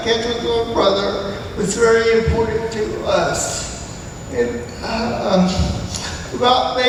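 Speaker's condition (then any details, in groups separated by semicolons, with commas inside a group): Cerebral palsy; from birth, caused by traumatic birth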